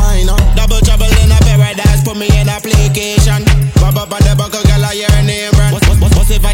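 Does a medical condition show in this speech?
No.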